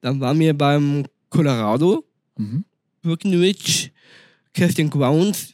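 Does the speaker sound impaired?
Yes: Down syndrome; congenital.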